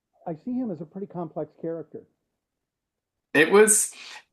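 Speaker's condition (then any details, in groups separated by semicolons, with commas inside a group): No condition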